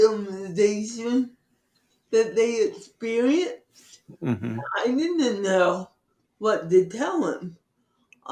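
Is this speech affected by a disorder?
Yes: cerebral palsy; from birth.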